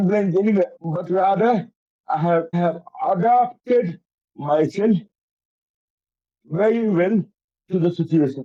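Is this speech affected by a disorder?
Yes: cerebral palsy; affects coordination.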